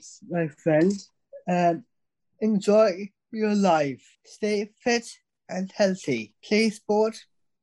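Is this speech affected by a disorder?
Yes: Down syndrome; congenital, trisomy 21, extra copy of chromosome 21.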